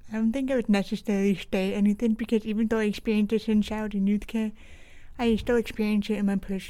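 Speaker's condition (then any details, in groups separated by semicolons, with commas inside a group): Deaf with cochlear implant, congenital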